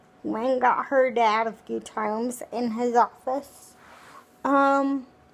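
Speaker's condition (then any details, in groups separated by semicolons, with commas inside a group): Cerebral palsy; wheelchair user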